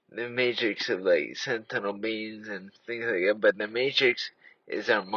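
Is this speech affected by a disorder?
Yes: traumatic brain injury.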